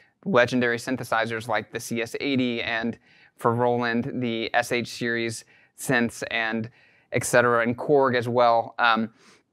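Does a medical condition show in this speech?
No.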